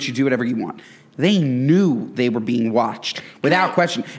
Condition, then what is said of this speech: None; typical speech.